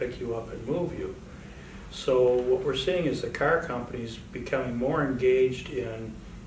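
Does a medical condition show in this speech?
No.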